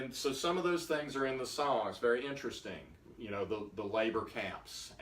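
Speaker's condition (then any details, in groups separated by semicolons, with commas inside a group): No condition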